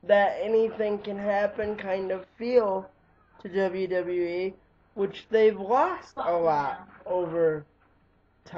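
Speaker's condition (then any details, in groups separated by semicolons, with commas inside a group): Cerebral palsy; lifelong, wheelchair user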